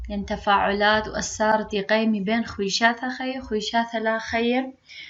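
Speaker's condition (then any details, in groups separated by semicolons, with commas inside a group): No condition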